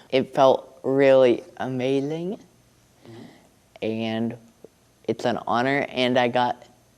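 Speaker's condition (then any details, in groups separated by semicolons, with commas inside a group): Cerebral palsy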